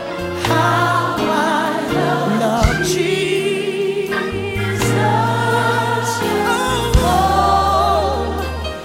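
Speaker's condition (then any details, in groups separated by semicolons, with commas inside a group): No condition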